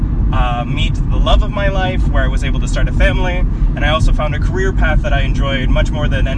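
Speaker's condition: No condition

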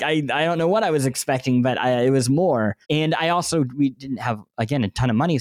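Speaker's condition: Cleft lip and palate; bandaged

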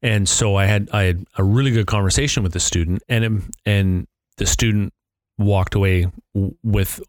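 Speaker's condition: No condition

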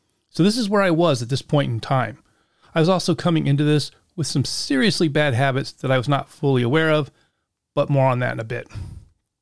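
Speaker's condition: No condition

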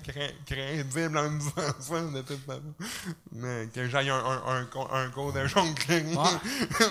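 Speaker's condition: Cerebral palsy with stuttering; movement affected; stutters during recording; scripted stuttering jokes, once rejected at audition for stuttering too much, later unnoticed

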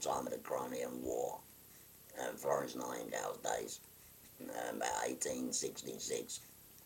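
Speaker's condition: Total laryngectomy; total laryngectomy by Mr. Tagar

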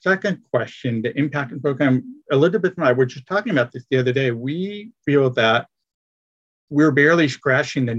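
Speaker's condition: Severe hearing loss; congenital severe hearing loss, unable to speak first few years of life, extensive speech therapy

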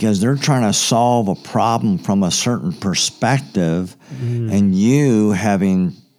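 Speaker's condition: Cleft palate; congenital, very severe, not expected to live beyond a week, mouth and whole face not together; quiet as a child, stuttered when nervous

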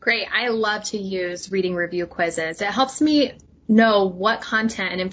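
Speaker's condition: No condition

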